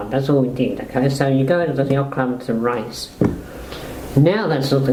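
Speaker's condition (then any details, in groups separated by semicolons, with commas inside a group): Motor neuron disease-like muscle disease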